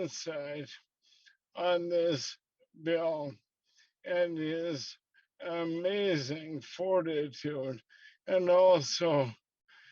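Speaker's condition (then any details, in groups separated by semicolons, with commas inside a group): ALS; slow progressing form; diagnosed about two years ago; affected, listeners may need repeats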